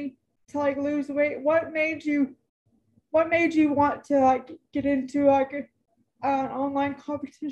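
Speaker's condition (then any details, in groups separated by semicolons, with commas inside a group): Cerebral palsy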